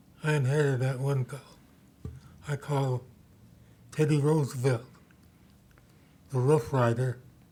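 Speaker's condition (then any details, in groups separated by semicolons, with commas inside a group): Parkinson's disease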